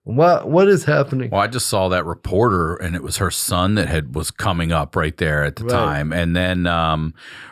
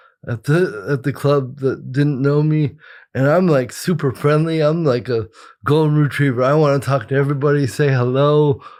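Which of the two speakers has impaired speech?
The second: cerebral palsy; present from birth; plays soccer.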